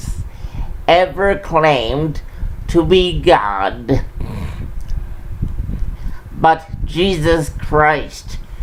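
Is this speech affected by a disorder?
Yes: cerebral palsy.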